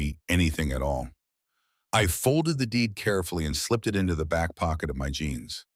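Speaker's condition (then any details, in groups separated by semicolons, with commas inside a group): No condition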